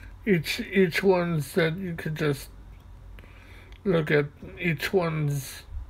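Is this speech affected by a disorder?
Yes: mobius syndrome.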